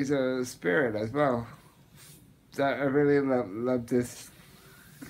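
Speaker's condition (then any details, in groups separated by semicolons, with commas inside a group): Muscular dystrophy, Duchenne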